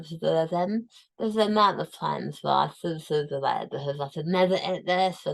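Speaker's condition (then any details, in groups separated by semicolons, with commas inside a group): Tongue cancer, tongue removed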